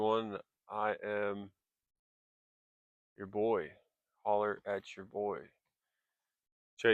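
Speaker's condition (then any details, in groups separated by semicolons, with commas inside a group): No condition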